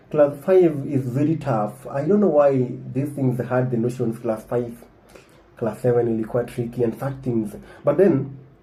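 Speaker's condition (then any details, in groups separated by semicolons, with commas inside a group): No condition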